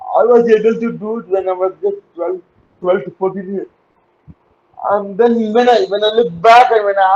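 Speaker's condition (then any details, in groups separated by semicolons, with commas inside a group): Cerebral palsy; uses wheelchair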